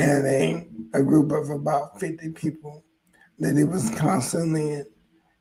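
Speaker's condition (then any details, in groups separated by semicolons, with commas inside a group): ALS; hoarse voice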